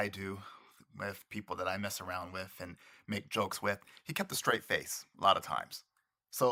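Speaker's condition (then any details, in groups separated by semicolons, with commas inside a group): No condition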